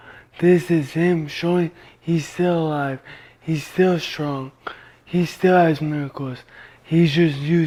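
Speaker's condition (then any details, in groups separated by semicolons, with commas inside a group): Traumatic brain injury; motorcycle crash; recovering after 40-day coma, improving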